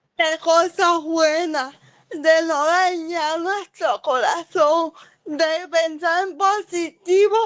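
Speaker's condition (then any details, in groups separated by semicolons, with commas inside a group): Cerebral palsy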